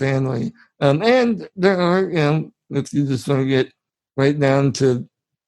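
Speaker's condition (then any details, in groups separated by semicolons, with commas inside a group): Spinal muscular atrophy; genetic, from birth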